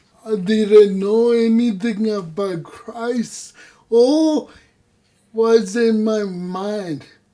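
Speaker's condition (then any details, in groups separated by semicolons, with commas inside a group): Cerebral palsy; no voice control, unusual voice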